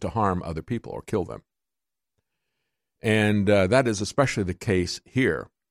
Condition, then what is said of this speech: No condition.